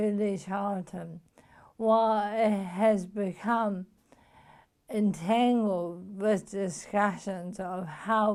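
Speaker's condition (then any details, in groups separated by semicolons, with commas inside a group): Motor neuron disease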